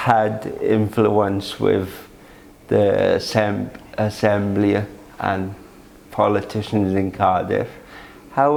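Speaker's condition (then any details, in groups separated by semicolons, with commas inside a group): Cerebral palsy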